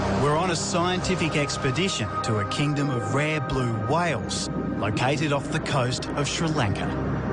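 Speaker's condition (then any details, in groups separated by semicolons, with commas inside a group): No condition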